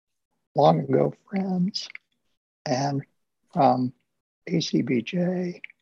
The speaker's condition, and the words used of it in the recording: ALS (motor neuron disease). I'll let you catch your breath a little bit.